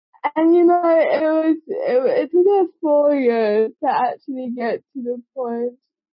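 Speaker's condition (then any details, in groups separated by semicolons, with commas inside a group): Cerebral palsy; present from birth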